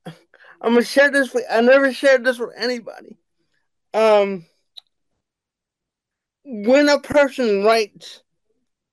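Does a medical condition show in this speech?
Yes: cerebral palsy; unstable voice, pitch goes high and low, speech recognition software produces nonsense.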